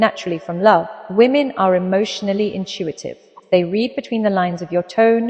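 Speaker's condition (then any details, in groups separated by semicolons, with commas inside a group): No condition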